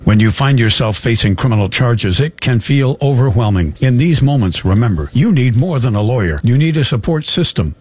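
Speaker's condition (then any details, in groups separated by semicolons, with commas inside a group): No condition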